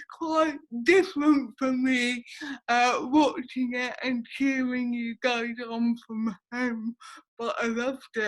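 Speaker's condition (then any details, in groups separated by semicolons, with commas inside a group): Cerebral palsy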